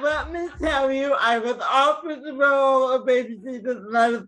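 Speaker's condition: Cerebral palsy; from birth, no breathing for 45 minutes at birth, gait mildly affected; speech mildly affected

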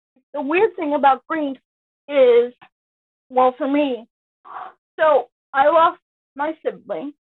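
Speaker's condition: Cerebral palsy; born 26 weeks premature

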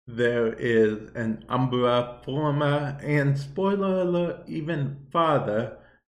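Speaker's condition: Cerebral palsy; viewer asked why talking like that

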